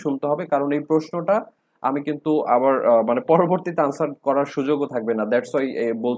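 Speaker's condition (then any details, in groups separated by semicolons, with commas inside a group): No condition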